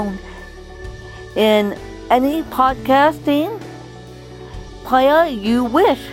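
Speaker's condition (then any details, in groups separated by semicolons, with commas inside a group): Cerebral palsy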